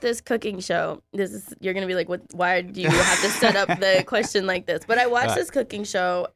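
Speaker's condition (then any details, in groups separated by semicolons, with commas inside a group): No condition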